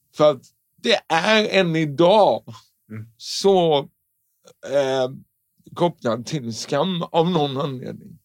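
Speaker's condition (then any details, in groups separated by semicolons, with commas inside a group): Cerebral palsy; constant tension in all muscles, shorter muscles, stiffness, left leg turns inward; tongue completely stiff in childhood, speech therapist to train speech, speech impediment now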